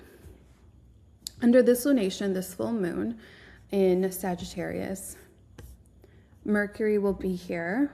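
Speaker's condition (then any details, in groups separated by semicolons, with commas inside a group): No condition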